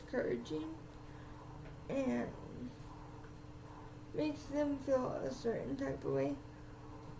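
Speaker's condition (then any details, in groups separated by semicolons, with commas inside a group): Cerebral palsy, spastic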